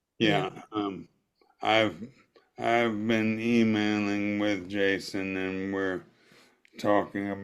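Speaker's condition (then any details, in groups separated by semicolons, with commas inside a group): ALS; about ten years, very slow progression, finger movement retained; voice retained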